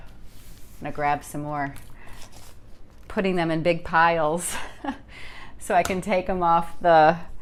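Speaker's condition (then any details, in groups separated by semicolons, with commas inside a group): No condition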